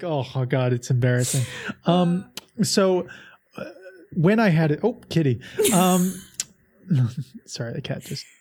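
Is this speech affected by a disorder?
No.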